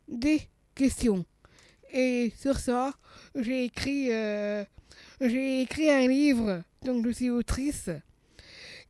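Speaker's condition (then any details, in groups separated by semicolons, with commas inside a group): Down syndrome (trisomy 21); age 39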